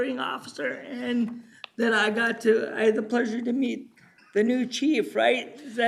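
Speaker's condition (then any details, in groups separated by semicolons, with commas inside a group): Cerebral palsy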